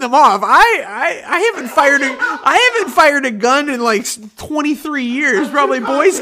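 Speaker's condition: No condition

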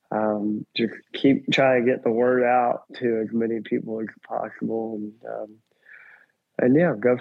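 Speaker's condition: Cleft lip and palate; congenital

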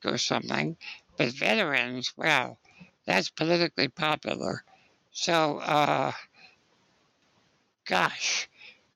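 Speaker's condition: Spinal muscular atrophy; muscle weakness

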